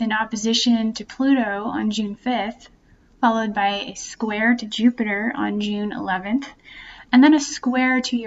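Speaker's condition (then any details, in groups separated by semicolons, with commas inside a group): No condition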